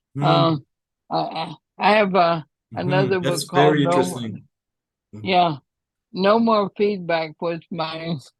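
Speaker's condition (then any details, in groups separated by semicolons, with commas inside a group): ALS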